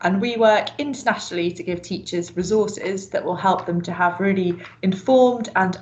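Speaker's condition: No condition

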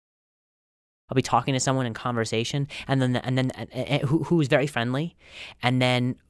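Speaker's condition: Stutter; speech coaches, practices control before shows; much improved, still stutters; very severe at first, hit himself in frustration; repeated sounds

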